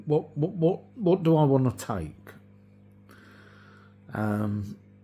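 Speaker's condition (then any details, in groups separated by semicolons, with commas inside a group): No condition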